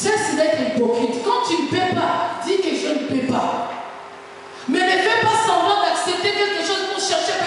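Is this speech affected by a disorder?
No.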